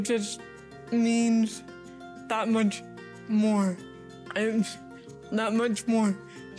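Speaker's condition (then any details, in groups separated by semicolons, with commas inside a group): Cerebral palsy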